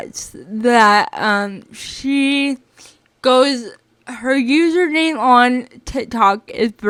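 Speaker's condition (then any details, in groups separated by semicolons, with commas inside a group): Spastic cerebral palsy, mixed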